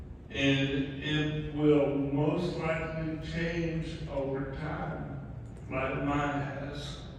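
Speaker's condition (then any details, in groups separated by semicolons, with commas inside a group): ALS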